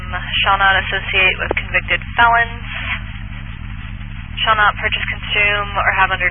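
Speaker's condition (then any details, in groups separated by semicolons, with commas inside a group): No condition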